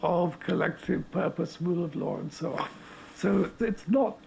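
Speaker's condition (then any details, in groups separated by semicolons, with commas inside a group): Motor neurone disease; speaking through air contraption enabling breathing, still able to talk, interviewed down the line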